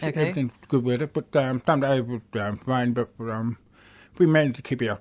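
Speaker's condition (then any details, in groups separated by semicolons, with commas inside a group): Deafness; asks others to speak slowly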